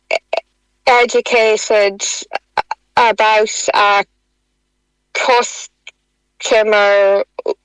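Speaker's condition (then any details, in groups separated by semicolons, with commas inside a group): Stutter; stutter since about age 3, childhood speech therapy without benefit, adult speech program, costa breathing helped; about 34 years since onset, stutter accepted, no current therapy or techniques; affected from teenage years, worsened over years, struggles to get words out, stutters on phone; blocks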